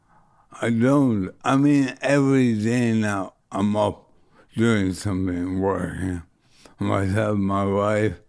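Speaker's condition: Motor neuron disease; bulbar motor neuron disease, affecting throat and neck, about a year since onset, may later affect hands and legs; on medication, still mobile, legs unaffected, every meal a struggle; losing voice, ragged voice, sometimes hard to understand, speaking takes effort, hears own voice differently, swallowing affected

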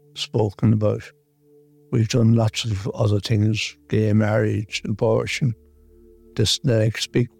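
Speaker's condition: Motor neuron disease; onset about 10 months earlier with two falls, first misdiagnosed Parkinson's, Parkinson's medicine 3-4 months; worsening, legs affected, basically unable to walk, uses wheelchair; voice getting worse, expects to lose voice

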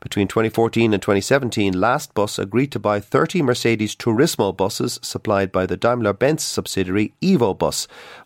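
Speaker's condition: No condition

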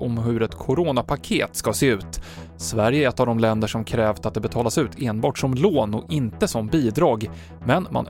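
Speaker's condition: No condition

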